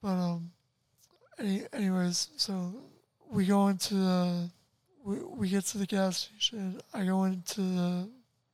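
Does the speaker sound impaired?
Yes: tracheostomy, ventilator dependent; early cuff-up voicelessness.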